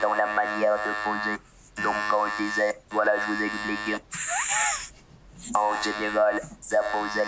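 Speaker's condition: Total pharyngolaryngectomy; tracheal stenosis, partial oesophagectomy

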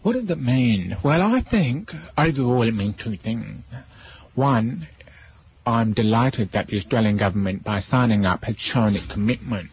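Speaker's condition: Deafness; relies on lip reading host in studio

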